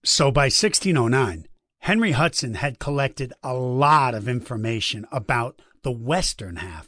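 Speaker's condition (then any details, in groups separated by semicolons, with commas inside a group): No condition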